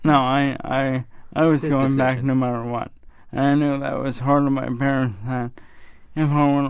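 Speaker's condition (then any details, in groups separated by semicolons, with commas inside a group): ALS, slow progressing; onset at Middlebury, diagnosed at 21 by Forbes Norris clinic, weak running, cup trouble; over 4 years since diagnosis, still walking, no wheelchair, on Ryaltek since diagnosis; communicates without communication device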